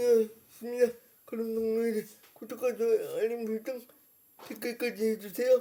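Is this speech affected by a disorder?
Yes: brain lesion disability.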